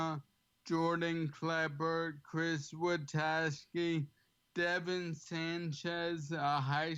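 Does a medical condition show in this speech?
Yes: ALS; slightly slurred, has to slow down.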